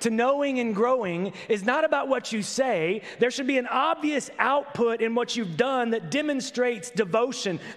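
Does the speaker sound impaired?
No.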